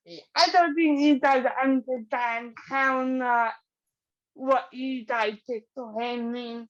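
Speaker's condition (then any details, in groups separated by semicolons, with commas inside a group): Cerebral palsy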